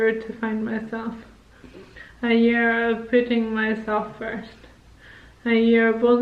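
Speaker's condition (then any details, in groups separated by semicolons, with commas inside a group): Motor neurone disease; onset in left hand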